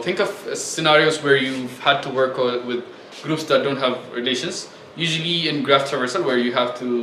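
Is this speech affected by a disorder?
No.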